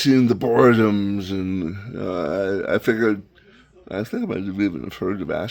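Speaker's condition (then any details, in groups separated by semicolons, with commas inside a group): Tongue cancer surgery, tongue graft; glossectomy, tongue cancer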